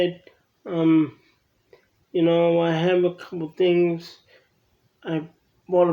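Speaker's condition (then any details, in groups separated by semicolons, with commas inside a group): Cerebral palsy; from birth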